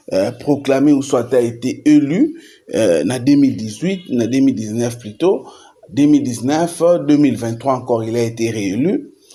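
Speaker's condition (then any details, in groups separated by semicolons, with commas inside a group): No condition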